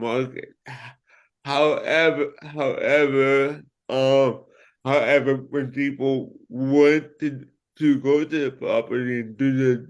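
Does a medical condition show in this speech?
Yes: cerebral palsy.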